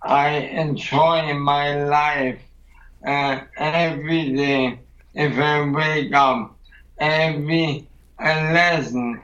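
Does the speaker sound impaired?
Yes: ALS; progressive muscle weakness first noticed doing push-ups, initially blamed on accident; sounds drunk to strangers, voice weakened and more bubbling since Camino, wife Steffi helps explain.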